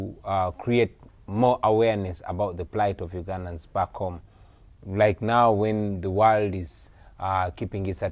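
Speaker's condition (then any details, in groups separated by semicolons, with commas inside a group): No condition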